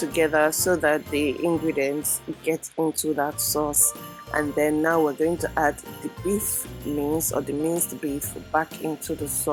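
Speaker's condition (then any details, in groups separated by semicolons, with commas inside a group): No condition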